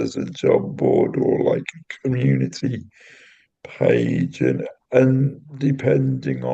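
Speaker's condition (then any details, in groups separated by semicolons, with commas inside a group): Cerebral palsy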